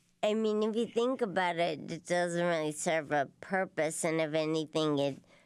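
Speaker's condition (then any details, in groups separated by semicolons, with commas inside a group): Traumatic brain injury; car accident, affects voice and movement; 3.5 years since injury, cane, occupational and physical therapy; voice changed, much improved, formerly speech therapy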